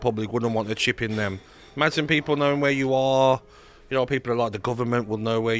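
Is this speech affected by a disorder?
No.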